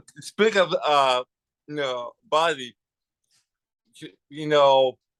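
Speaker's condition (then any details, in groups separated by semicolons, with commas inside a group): Cerebral palsy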